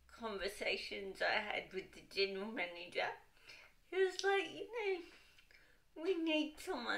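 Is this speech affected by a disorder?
Yes: cerebral palsy, dystonic.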